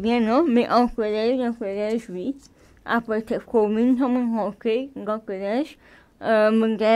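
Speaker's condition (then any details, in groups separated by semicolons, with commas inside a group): Cerebral palsy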